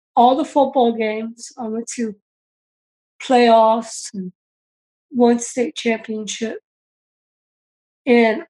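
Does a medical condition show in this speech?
Yes: Down syndrome; used cue cards when first presenting.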